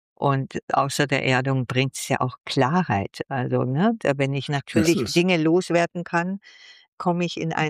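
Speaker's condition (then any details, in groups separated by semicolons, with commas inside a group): No condition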